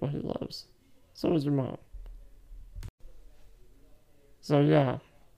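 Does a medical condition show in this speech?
Yes: muscular dystrophy; rare form of muscular dystrophy.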